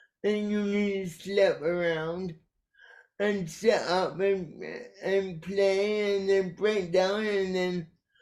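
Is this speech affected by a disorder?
Yes: cerebral palsy; caused by brainstem aneurysm.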